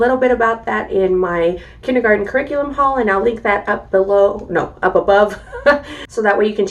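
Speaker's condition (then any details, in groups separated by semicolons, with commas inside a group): No condition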